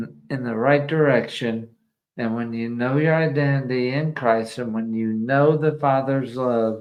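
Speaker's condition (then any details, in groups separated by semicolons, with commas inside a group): ALS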